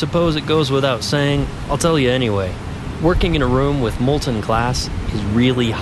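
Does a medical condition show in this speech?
No.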